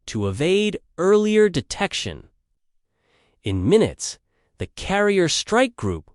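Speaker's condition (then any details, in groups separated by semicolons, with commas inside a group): No condition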